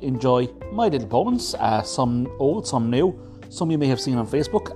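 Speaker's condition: No condition

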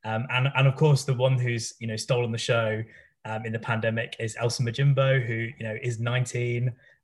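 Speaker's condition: No condition

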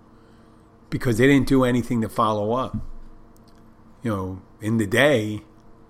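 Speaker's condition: No condition

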